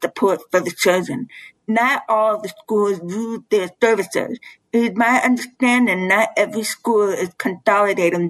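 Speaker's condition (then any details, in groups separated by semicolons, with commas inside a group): Bilateral severe to profound hearing loss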